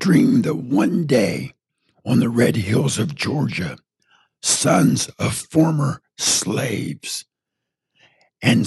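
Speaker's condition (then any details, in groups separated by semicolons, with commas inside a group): Partial laryngectomy from throat cancer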